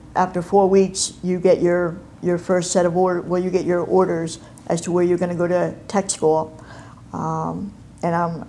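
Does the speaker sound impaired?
Yes: cleft palate and cleft lip; congenital.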